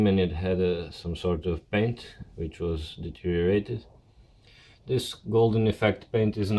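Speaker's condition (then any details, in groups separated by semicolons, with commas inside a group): No condition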